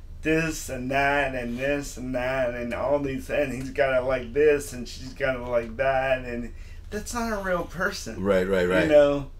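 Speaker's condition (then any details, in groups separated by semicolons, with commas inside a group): Cerebral palsy; lifelong atypical speech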